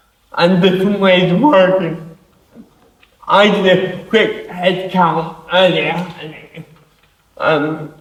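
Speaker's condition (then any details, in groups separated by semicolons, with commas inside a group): Cerebral palsy; affects hands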